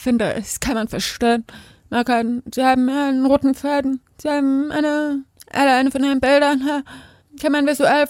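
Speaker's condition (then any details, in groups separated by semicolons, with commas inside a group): Deafness; not deaf from birth, attended hearing school, spoken first language, later learned sign language; lip-reads hosts without interpreter, cannot hear podcast, wears Zupack bass backpack at home; speaks and signs, bilingual, hearing people forget deafness because speaks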